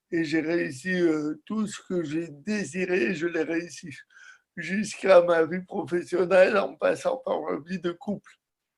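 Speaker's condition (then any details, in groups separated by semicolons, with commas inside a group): Cerebral palsy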